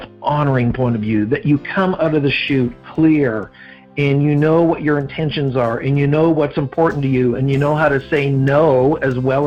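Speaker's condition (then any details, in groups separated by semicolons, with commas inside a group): No condition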